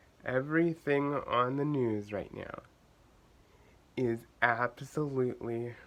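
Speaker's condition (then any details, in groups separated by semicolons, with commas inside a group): Cerebral palsy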